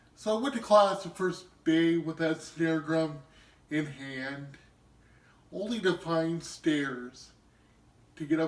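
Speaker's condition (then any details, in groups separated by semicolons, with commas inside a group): Cerebral palsy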